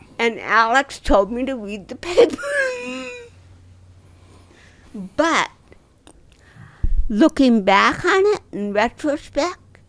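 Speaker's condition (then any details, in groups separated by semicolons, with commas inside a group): Cerebral palsy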